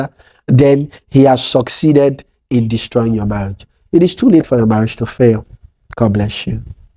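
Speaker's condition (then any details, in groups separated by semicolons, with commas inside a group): No condition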